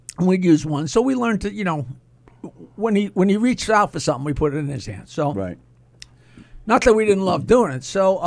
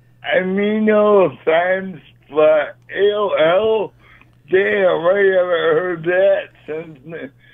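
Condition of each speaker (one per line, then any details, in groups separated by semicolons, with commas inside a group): No condition
Cerebral palsy; voice sounds like a rock singer's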